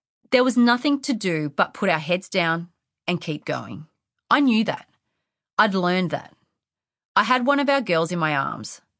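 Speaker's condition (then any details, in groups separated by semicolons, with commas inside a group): No condition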